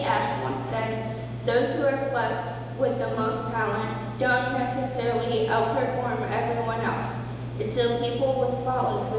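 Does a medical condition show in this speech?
Yes: cerebral palsy; mild spastic diplegia, legs mainly, brain bleed, selective dorsal rhizotomy; legs functional, ongoing therapy about 13 years, improved since surgery; childhood speech impairment, improved after 3 years therapy.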